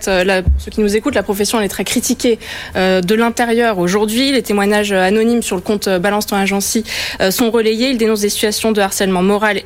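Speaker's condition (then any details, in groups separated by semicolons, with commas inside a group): No condition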